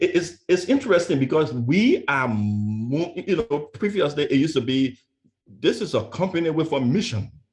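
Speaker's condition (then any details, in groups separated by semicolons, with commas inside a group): Stuttering; stutter first noticed by mother at age 8, lifelong; fear of speaking in high school, tried to skip own valedictorian graduation speech; repeated sounds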